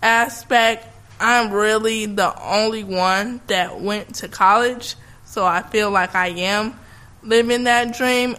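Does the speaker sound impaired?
Yes: cerebral palsy.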